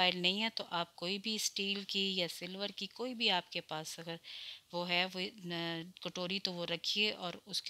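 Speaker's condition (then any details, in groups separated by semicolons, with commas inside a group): No condition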